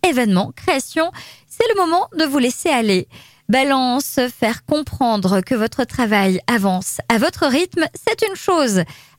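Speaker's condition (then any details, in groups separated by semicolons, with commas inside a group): No condition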